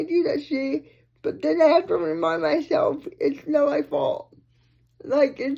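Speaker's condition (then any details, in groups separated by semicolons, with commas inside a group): Cerebral palsy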